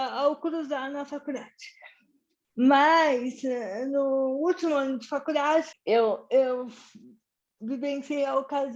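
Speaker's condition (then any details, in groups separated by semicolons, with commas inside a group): Cerebral palsy; birth complications, premature, mainly lower limbs, partly upper limbs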